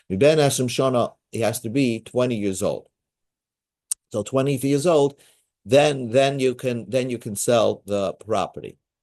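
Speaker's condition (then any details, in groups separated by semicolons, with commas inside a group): No condition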